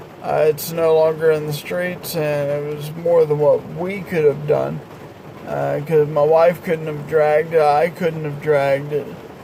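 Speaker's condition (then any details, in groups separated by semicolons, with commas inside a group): Multiple sclerosis, progressive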